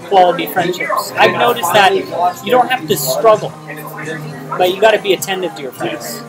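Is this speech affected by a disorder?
No.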